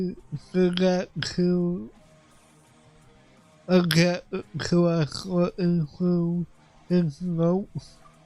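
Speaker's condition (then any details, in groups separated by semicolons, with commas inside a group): Cerebral palsy; affects voice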